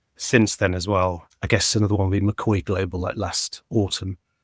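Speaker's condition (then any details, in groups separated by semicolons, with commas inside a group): No condition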